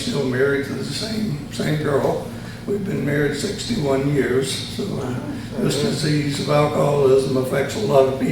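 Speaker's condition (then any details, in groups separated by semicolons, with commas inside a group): Tongue cancer surgery; both sides of tongue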